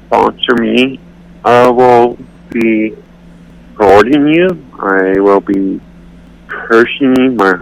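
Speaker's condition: Cerebral palsy; accepts own voice

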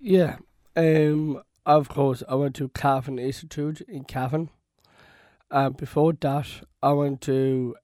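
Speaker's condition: Down syndrome; learned to talk

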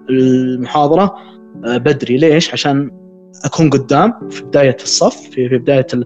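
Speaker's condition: Stuttering; long-standing stuttering; major difficulty with letter haa, avoided saying 'present' in lectures; prolonged sounds

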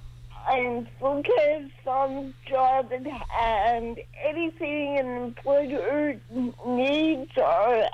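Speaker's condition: Cerebral palsy, mild

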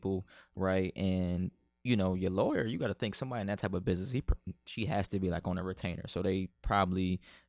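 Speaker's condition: No condition

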